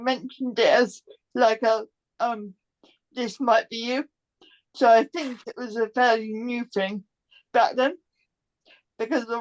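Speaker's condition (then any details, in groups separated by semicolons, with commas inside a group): Cerebral palsy; complex form, present from birth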